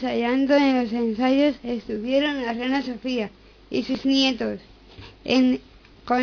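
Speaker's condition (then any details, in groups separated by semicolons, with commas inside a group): Down syndrome; reads news item aloud on live radio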